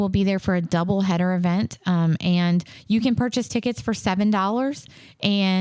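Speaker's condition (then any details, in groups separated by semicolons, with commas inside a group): No condition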